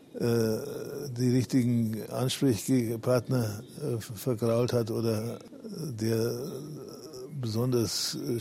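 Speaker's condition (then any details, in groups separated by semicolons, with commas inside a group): Parkinson's disease; not trembling during interview, admitted to rehab bedridden two years ago, now walks with crutches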